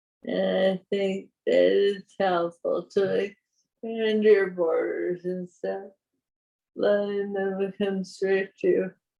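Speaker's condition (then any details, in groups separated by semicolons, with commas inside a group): Parkinson's; voice weaker than before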